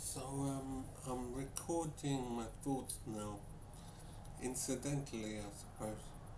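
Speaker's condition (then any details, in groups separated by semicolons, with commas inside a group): Brain injury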